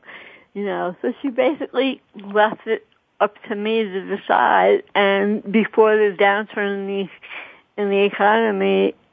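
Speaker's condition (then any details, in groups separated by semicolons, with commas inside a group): Cerebral palsy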